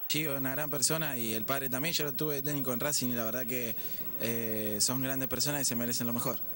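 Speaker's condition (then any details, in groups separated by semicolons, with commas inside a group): No condition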